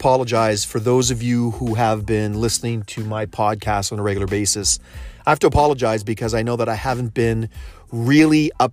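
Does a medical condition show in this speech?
No.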